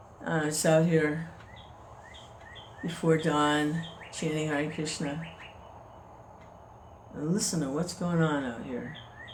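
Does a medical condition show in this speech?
No.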